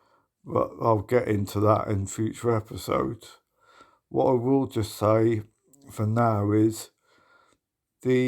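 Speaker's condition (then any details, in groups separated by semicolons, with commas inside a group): Motor neuron disease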